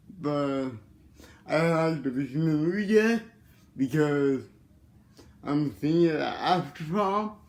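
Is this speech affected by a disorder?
Yes: cerebral palsy.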